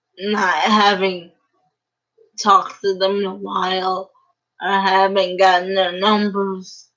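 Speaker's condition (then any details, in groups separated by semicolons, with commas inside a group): Cerebral palsy; uses a wheelchair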